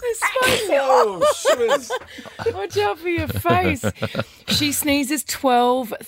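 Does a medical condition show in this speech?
No.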